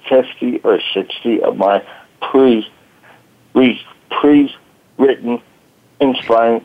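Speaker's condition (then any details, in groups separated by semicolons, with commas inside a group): Voice box damage from tracheostomy; fire at 30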